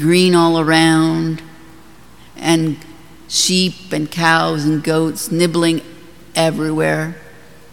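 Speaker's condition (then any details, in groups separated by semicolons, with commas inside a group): No condition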